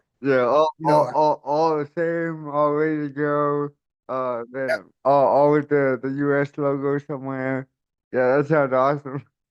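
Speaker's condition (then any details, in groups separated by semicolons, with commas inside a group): Cerebral palsy; caused by stroke at birth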